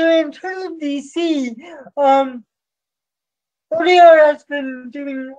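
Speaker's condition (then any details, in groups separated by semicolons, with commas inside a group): Cerebral palsy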